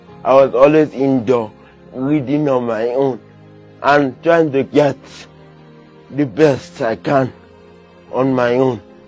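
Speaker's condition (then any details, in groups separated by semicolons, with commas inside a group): Cerebral palsy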